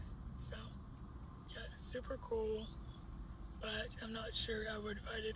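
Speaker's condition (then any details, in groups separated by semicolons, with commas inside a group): Cerebral palsy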